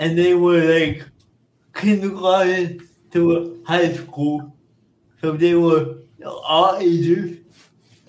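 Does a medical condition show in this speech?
Yes: cerebral palsy; mid-range severity, spasms, speech impairments, speaks without device.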